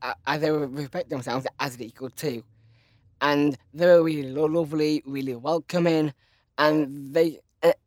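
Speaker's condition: Down syndrome

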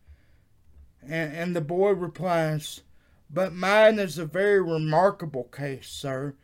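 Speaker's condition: Cerebral palsy; wheelchair user

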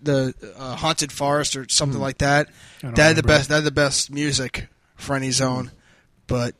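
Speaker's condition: No condition

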